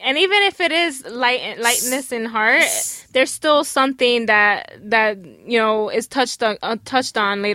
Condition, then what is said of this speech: Stuttering. Just because of the fact that I stutter a lot and I like, oh, I don't know what to say.